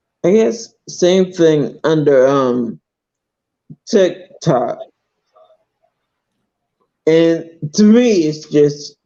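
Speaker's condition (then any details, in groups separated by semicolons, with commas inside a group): Multiple sclerosis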